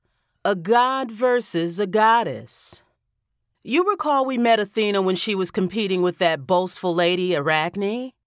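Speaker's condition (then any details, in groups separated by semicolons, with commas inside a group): No condition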